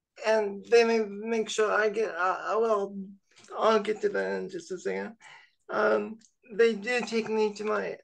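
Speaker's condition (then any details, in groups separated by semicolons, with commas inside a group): Cerebral palsy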